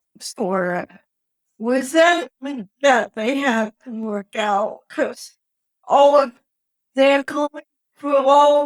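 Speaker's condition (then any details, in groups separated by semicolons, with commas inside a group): Cerebral palsy; wheelchair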